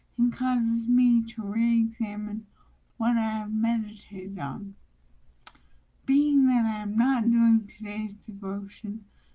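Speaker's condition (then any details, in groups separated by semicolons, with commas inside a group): Brain injury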